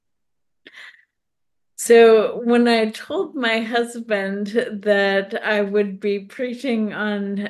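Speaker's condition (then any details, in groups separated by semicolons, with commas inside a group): ALS; specialist-confirmed diagnosis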